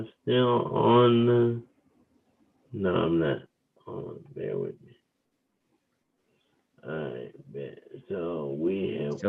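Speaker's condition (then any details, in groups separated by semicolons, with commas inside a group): Cerebral palsy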